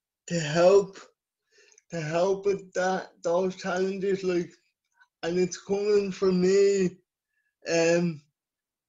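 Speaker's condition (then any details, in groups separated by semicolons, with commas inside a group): Cerebral palsy; from birth, scoliosis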